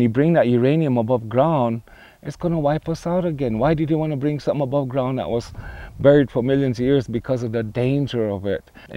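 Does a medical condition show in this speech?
No.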